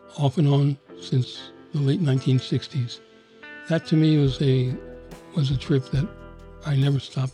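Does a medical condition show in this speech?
Yes: Parkinson's disease; Parkinson's disease diagnosed at age 62; Parkinson's progressing rapidly, fatal a few months after recording.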